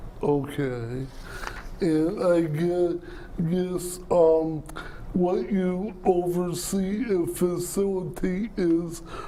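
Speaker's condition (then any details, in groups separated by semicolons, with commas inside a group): Cerebral palsy; speech impairment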